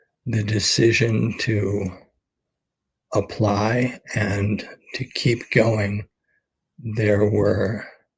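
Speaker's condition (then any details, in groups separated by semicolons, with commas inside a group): ALS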